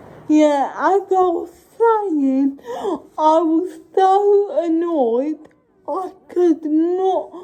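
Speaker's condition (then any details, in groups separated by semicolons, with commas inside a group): Cerebral palsy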